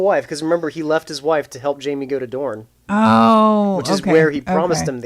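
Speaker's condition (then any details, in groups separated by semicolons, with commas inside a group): No condition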